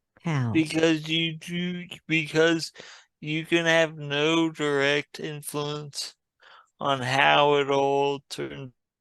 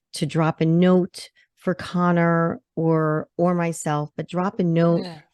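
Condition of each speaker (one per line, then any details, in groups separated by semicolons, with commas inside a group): Traumatic brain injury; traumatic, hit by car, three-week coma; about 10 years since injury, recovering; relearned swallowing and breathing
No condition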